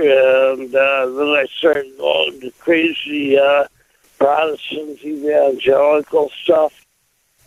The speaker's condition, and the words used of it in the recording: Stroke. I had a stroke recently, so I hope you forgive me for the presentation